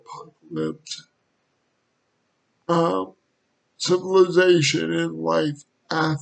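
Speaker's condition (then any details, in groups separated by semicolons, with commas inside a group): Cerebral palsy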